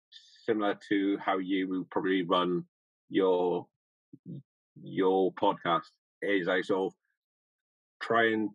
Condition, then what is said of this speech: Stuttering. As thinking back to like how I've gotten past my stutter, it's still a very much ongoing process.